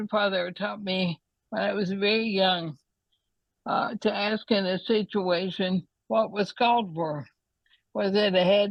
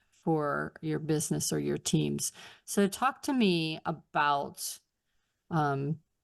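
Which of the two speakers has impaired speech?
The first: ALS; hands affected, cannot write; types only carefully; runs out of breath, tongue trouble articulating.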